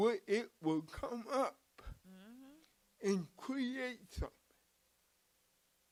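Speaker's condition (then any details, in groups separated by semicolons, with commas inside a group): Cerebral palsy; from birth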